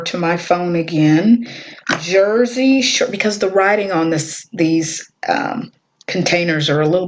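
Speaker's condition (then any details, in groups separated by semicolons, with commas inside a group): No condition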